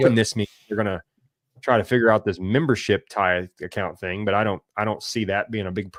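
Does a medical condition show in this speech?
No.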